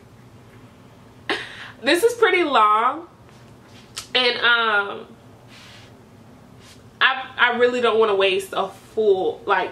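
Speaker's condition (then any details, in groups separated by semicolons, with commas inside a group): No condition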